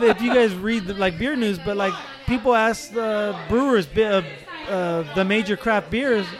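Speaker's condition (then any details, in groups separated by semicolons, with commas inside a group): No condition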